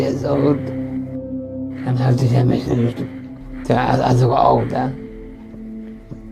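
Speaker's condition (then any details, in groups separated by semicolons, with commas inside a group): Duchenne muscular dystrophy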